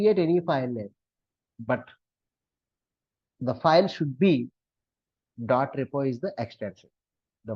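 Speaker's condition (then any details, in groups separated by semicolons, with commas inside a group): No condition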